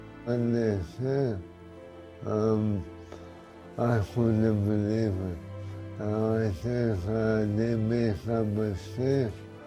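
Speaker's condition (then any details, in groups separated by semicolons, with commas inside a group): MND/ALS; poor speech at onset, slow speech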